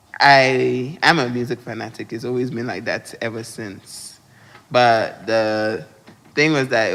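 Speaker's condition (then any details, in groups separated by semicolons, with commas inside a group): No condition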